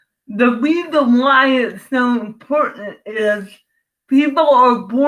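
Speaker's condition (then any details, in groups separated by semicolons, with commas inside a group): Cerebral palsy; from birth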